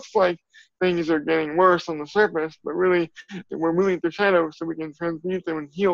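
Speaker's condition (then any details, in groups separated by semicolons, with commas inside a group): Cerebral palsy; from birth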